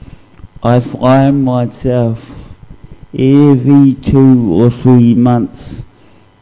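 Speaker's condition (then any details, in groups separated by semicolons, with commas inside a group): Cerebral palsy; discovered at age 2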